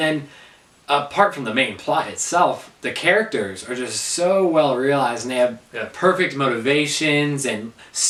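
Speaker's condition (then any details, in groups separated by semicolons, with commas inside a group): No condition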